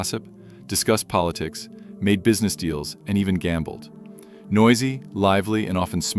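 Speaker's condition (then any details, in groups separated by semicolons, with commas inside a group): No condition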